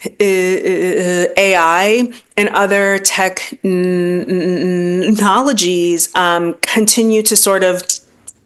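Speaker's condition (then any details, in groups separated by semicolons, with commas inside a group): Stuttering; lifelong stuttering; pursues public speaking to face fear of talking, still stutters, feels vulnerable on podcasts; long-standing fear of talking, past avoidance of carrying conversations, stuttering held back career; prolonged sounds, blocks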